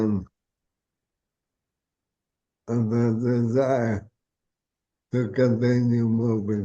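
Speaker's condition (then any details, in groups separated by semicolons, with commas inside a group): ALS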